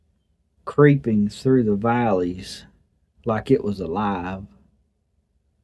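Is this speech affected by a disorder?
No.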